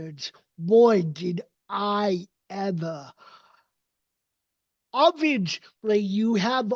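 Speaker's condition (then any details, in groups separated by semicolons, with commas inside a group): Cerebral palsy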